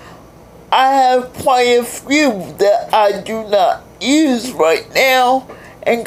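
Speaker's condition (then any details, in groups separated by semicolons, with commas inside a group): Cerebral palsy; several unnoticed strokes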